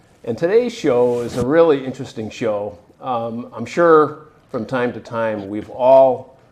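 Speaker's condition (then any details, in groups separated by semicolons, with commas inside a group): No condition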